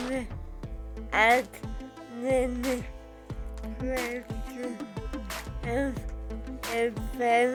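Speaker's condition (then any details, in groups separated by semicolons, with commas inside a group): Cerebral palsy; from birth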